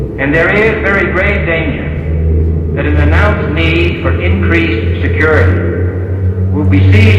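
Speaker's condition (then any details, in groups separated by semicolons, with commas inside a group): No condition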